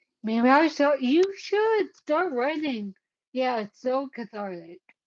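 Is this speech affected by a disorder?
Yes: cerebellar ataxia.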